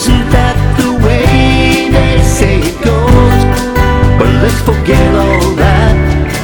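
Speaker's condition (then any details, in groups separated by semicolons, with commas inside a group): No condition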